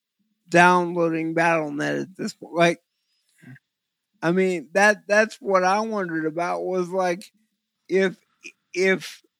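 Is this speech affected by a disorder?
Yes: cerebral palsy; eyes weird.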